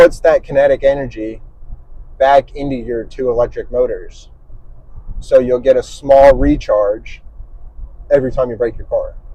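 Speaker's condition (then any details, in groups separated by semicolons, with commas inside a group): No condition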